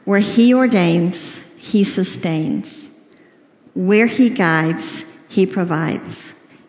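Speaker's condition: Cleft lip and palate, severe

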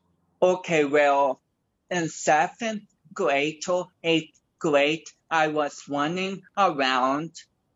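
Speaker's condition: Cerebral palsy; speech affected

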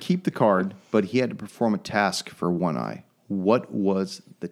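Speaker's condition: No condition

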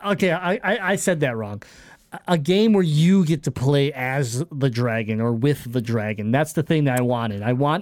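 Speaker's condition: Cleft palate; congenital cleft palate

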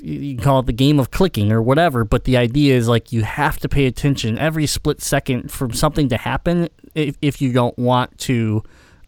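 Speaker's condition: Cleft palate; congenital cleft palate

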